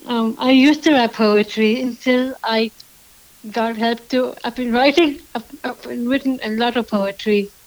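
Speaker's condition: Down syndrome

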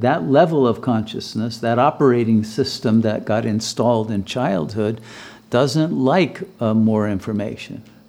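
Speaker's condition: No condition

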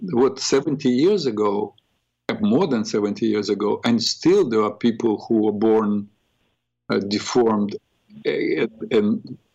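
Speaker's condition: No condition

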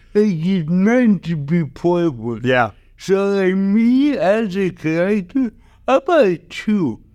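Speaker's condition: Cerebral palsy

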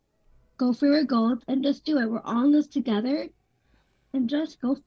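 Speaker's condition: Down syndrome; past speech therapy, therapist helped connect with thoughts, open heart surgery at 19, stopped singing and vocal coaching afterwards; 21 years old, recovering well from heart surgery; mother says speaks fast, hosts say speaks and sings beautifully, eloquent, not too fast, self-described big talker

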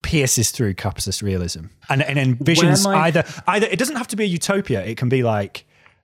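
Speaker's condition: No condition

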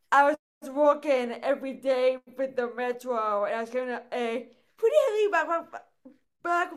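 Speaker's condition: Cerebral palsy; voice affected, speaks with accent

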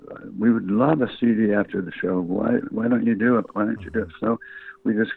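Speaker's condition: Parkinson's disease

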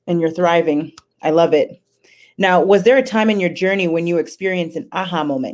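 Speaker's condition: No condition

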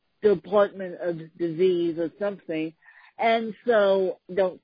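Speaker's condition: Cerebral palsy; foot surgery

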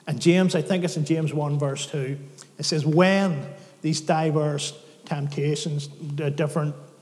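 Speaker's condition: No condition

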